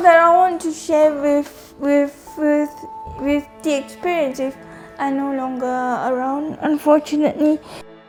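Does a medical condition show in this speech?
Yes: cerebral palsy.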